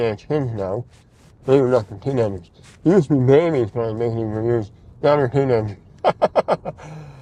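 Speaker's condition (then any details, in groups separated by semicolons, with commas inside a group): Mouth cancer surgery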